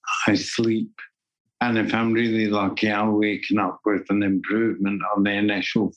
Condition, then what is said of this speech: Parkinson's disease. I used to sing. I used to do a lot in the theatre. And I can't do that anymore.